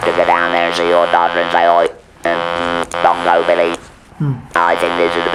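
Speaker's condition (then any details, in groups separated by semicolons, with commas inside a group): Laryngeal cancer with laryngectomy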